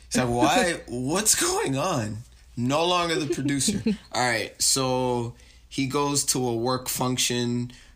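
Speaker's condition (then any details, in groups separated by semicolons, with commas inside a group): No condition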